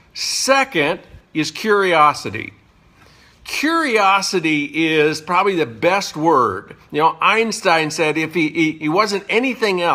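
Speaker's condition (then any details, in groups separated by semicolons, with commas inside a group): No condition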